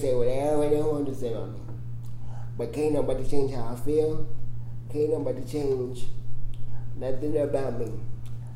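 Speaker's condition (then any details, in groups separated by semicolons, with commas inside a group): Cerebral palsy; congenital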